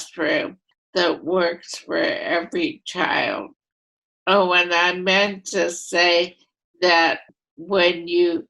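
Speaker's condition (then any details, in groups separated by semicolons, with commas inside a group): Primary lateral sclerosis; first diagnosed as ALS, affects all voluntary motor neurons; at least eight years since diagnosis, slower than expected course; voice affected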